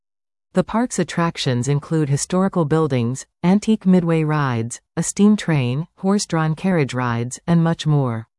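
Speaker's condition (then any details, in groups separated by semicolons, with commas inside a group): No condition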